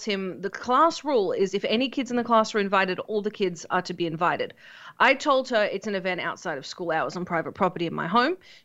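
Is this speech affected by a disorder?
No.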